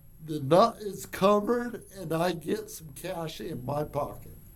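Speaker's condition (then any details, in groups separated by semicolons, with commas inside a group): Cerebral palsy; from birth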